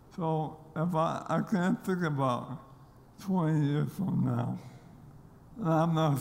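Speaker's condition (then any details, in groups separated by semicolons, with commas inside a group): ALS; physically changed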